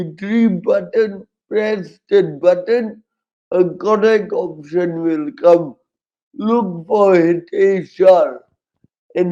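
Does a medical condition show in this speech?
Yes: cerebral palsy, severe.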